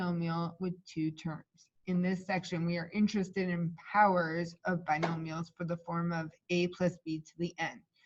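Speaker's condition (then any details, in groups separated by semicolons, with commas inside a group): No condition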